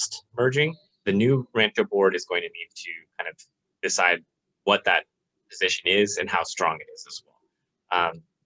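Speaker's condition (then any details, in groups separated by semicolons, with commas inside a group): No condition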